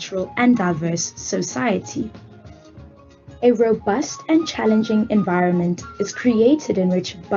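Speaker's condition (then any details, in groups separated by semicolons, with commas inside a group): No condition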